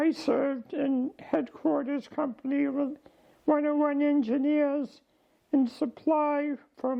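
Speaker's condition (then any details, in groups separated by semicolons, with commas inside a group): ALS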